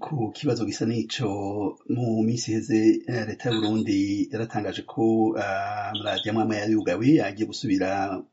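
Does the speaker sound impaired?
No.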